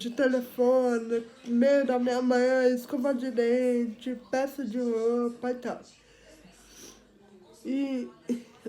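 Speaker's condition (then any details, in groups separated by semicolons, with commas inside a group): Cerebral palsy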